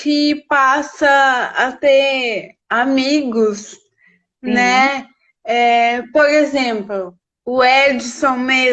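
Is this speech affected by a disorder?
Yes: cerebral palsy; from birth, premature.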